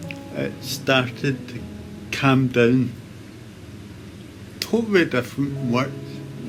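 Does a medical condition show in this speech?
Yes: cerebral palsy.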